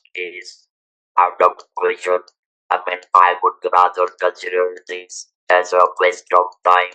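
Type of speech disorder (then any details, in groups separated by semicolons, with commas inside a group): Electrolarynx speech; throat cancer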